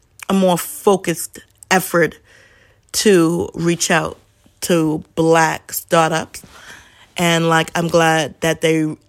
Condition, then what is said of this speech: Stuttering. Don't allow the stuttering to like make you be like, I'm out.